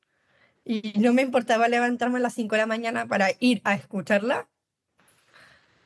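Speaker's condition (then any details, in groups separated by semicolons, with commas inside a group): Down syndrome; congenital, since birth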